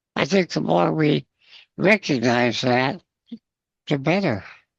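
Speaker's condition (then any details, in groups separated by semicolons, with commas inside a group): Spinal muscular atrophy; congenital, muscle weakness, wheelchair user; lifelong, age 62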